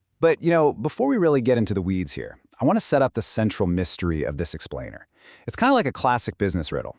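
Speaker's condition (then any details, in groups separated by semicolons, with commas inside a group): No condition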